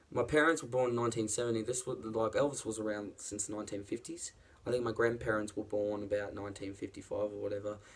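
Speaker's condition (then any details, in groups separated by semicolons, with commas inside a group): No condition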